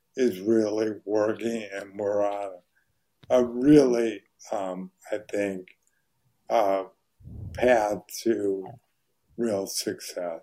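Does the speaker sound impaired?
Yes: ALS; probably hereditary, father and uncle died of ALS; voice very hoarse.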